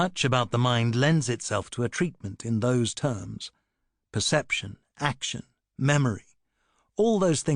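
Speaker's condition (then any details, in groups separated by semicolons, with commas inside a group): No condition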